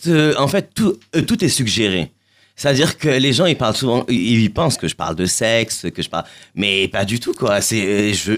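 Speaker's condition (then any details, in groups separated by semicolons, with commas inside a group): Stuttering; lifelong mild stutter, uncle stutters severely, born without pelvis, half femurs missing, never operated, learned to walk; no stuttering heard on Vivre FM radio, fluent, Marseille accent; sometimes gets stuck on words, no stutter on stage at Alhambra or radio, better when positive; repeated words, blocks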